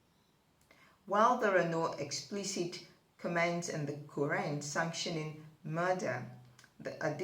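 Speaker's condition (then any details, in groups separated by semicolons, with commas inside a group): No condition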